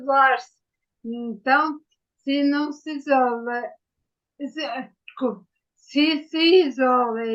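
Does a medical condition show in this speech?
Yes: ataxia after brain injury.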